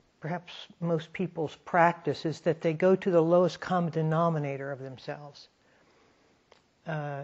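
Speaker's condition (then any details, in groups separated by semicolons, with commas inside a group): No condition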